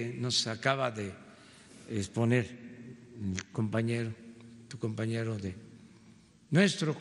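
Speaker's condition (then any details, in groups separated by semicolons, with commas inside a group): No condition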